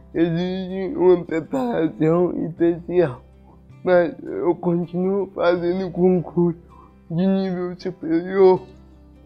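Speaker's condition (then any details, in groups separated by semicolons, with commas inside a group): Cerebral palsy; affects arms and legs; some difficulty speaking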